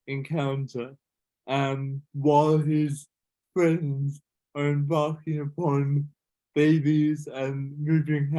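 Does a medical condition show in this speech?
Yes: cerebral palsy.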